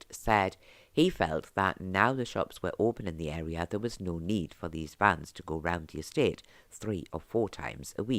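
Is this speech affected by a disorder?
No.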